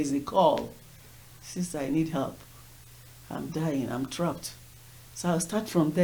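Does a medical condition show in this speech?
No.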